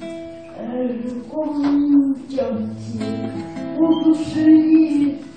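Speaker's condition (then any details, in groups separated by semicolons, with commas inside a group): Cerebral palsy; oxygen deprivation during breech delivery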